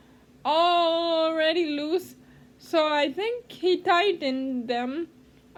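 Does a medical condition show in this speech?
Yes: cerebral palsy; speech therapy.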